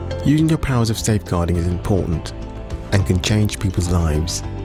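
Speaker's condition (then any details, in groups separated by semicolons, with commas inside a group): No condition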